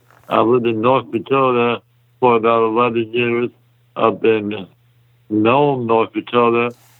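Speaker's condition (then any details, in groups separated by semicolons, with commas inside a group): Muscular dystrophy; congenital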